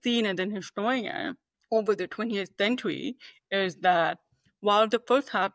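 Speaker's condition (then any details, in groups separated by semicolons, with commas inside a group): Deafness, 98% hearing loss; deaf since childhood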